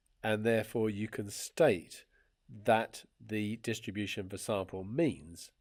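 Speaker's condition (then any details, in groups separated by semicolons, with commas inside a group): No condition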